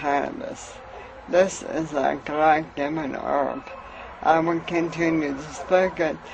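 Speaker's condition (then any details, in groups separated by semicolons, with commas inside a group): Amyotrophic lateral sclerosis; lost use of arms; about 24 years since diagnosis, uses cannabis; speech improved with cannabis, cannot cough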